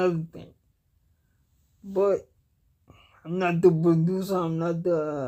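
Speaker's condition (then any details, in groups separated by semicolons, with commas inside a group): Cerebral palsy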